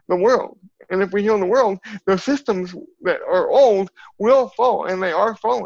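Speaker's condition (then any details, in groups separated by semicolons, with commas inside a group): Cerebral palsy; from birth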